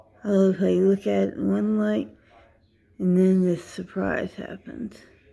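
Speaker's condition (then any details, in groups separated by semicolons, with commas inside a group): Dystonia; rare neurological movement disorder; affects how speech sounds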